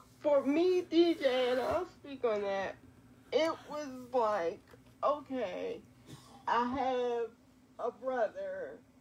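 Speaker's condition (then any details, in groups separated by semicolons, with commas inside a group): Quadriplegic cerebral palsy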